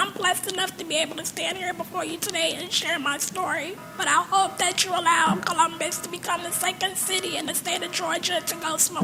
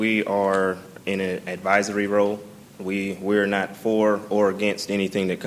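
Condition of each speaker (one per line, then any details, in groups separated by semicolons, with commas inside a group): Partial laryngectomy; throat cancer at 17, partial laryngectomy, lifelong plastic tube; about 14 years since diagnosis; speaks and breathes through plastic tube
No condition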